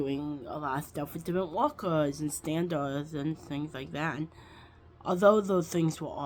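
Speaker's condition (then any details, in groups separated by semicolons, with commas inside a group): Cerebral palsy, quadriplegic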